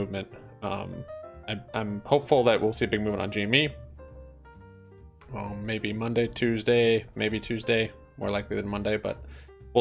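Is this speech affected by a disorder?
No.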